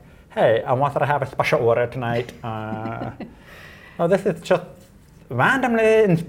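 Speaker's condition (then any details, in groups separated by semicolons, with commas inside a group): Deafness; unable to make phone calls unaided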